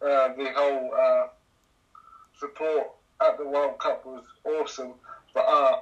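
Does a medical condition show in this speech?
Yes: cerebral palsy; cerebral palsy affecting all limbs, C2 para-cycling class, swimming as early physio, trike from age 7-8.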